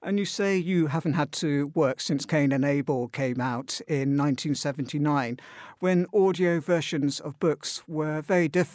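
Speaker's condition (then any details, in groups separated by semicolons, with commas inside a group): No condition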